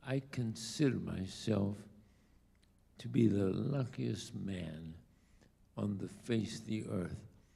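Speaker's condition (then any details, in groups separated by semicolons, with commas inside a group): ALS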